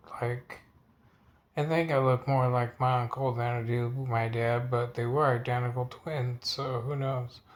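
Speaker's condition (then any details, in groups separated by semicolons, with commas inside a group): Multiple sclerosis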